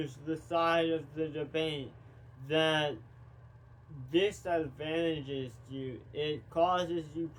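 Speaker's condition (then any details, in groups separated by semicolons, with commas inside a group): Tongue cancer surgery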